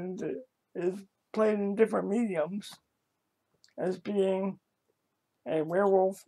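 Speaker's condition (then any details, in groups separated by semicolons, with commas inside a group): Cerebral palsy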